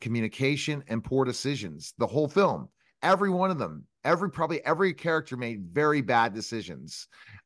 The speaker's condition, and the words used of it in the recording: No condition.